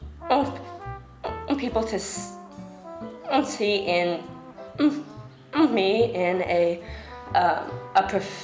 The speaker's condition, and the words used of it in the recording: Stuttering. No one has ever said outright that I'm not smart or that I don't sound smart because I stutter.